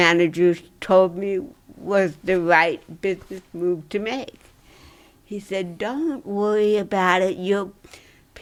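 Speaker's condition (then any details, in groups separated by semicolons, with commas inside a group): Dystonia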